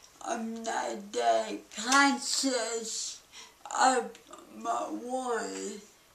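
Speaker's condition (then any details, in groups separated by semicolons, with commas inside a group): Cerebral palsy; balance and speech most affected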